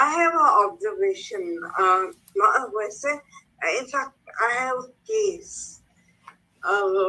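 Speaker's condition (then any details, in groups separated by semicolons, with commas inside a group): Cerebral palsy; speech affected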